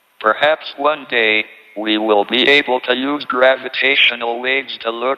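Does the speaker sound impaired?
Yes: ALS, tracheotomy, through a speech-generating device; tracheotomy after critical pneumonia during CERN visit, computerized speech synthesizer; speaks only through computerized speech synthesizer with American voice; lost voice due to tracheotomy, robotic American-accented synthesized voice, earlier natural speech deteriorated.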